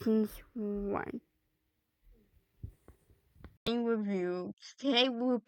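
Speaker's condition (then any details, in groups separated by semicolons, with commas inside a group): Cerebral palsy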